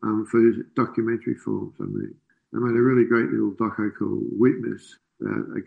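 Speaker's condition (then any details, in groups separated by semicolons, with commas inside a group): Parkinson's disease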